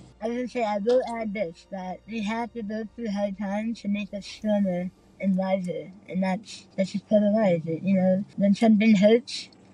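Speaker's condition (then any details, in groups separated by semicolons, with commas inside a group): Tongue removal for cancer; entire tongue removed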